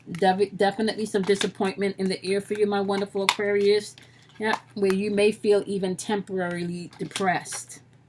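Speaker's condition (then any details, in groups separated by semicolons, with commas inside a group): No condition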